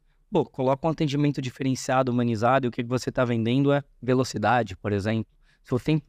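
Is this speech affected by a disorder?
No.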